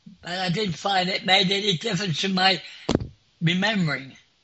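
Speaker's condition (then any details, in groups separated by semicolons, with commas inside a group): Clinically deaf; clinically deaf since school age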